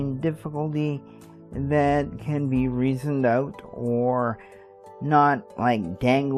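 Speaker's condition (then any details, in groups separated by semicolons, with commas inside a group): Cerebral palsy; stiff muscles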